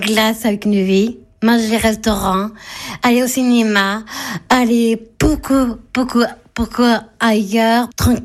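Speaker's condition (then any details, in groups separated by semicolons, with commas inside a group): Down syndrome (trisomy 21); described as handicapped; 28 years old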